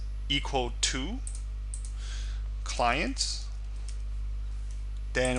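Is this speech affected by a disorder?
No.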